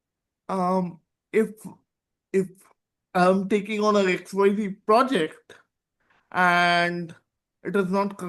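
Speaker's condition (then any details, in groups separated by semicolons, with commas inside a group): Cerebral palsy; present from birth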